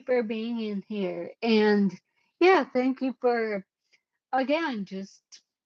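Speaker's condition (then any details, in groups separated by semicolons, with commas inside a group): Cerebellar ataxia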